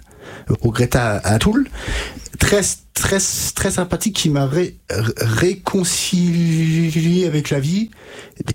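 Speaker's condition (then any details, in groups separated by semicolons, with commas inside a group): Stuttering; onset age 5-6, untreated in childhood, severe until 20, stuttering-specialist therapist Catherine Daubier, Nancy, from 20; age 33, about 28 years since onset, improved after years of therapy, uses fluency techniques; blocks and repetitions now, formerly blocked in every sentence, froze unable to read aloud; repeated sounds, prolonged sounds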